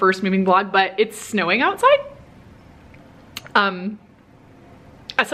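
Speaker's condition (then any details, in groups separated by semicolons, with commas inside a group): No condition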